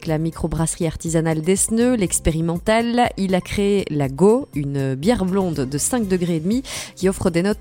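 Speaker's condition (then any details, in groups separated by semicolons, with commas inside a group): No condition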